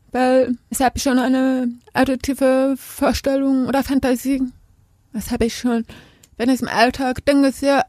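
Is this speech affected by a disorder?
Yes: deafness; not hard of hearing, spoken language as mother tongue, hearing school, sign language learned later; lip-reads hosts without interpreter, vest and wristband device at home; speaks aloud and signs, bilingual, voice different and louder, hearing people forget deafness because she speaks.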